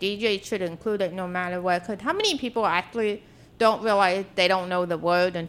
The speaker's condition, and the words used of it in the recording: Deafness. And most people don't realize I'm deaf, but, like, I am.